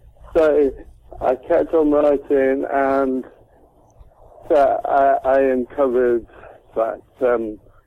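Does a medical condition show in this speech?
Yes: cerebral palsy; present from birth.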